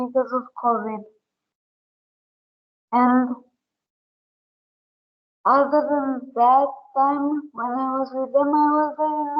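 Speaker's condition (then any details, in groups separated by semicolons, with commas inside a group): Brain injury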